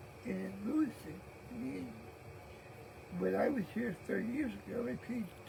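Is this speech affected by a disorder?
Yes: cerebral palsy; present since birth.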